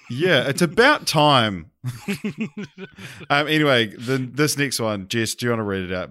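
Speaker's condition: No condition

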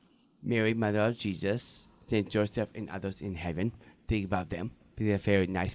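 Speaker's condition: Down syndrome

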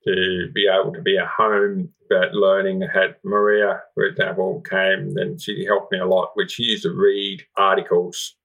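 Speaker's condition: Profound deafness, congenital, severe profound hearing loss; profound deafness since birth, hearing aids, cochlear implant in worse ear, right ear better; about 95% speech perception six months after implant, up from about 5%, still lip reads, Auslan second language; relearned speech sounds after implant with NDIS-funded speech therapist specialised in hearing loss

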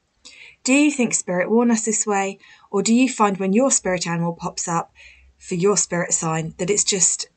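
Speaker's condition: No condition

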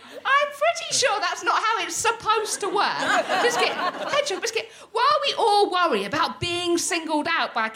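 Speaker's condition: Tourette's syndrome; wheelchair user

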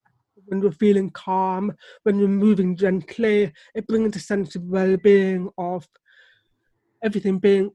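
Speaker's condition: Deafness; relies on lip reading

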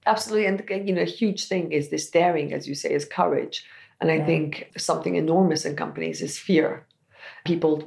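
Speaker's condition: No condition

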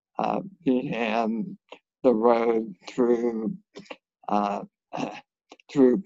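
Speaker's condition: Head and neck cancer surgery; radiation

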